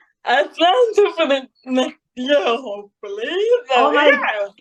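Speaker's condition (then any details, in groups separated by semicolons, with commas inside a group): Cerebral palsy; caused by severe neonatal jaundice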